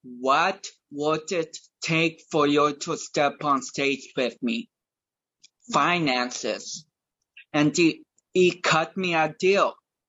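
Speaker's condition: Cerebral palsy; speech affected

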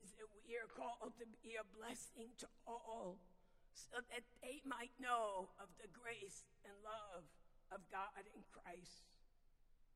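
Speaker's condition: Vocal dysphonia; lost singing ability

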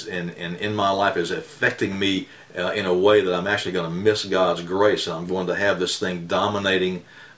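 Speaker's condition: No condition

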